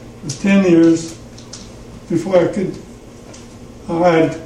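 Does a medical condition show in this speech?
Yes: Parkinson's; trouble in the throat while speaking.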